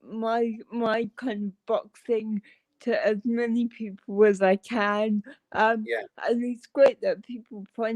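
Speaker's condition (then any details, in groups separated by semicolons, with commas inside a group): Cerebral palsy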